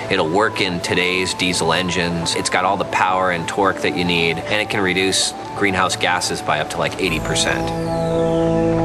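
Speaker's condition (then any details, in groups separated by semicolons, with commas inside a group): No condition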